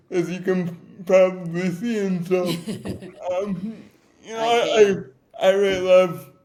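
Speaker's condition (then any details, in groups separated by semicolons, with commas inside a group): Cerebral palsy; difficult to talk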